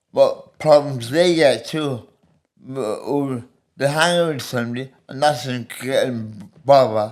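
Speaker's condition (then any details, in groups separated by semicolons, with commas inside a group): Medication-induced speech impediment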